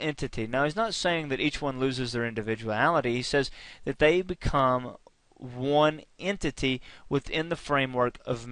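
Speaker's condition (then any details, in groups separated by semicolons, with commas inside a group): No condition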